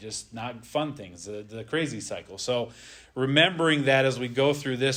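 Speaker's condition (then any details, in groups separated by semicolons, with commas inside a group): No condition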